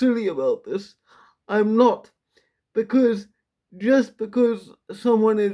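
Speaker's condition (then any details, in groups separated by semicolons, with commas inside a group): Quadriplegic cerebral palsy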